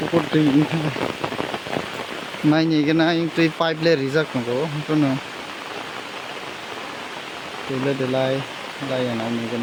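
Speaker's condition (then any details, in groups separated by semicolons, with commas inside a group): No condition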